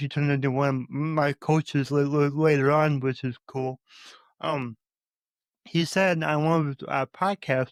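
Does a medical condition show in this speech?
Yes: cerebral palsy.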